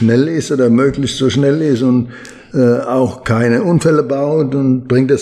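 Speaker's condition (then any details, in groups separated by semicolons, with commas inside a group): Parkinson's disease; needs much training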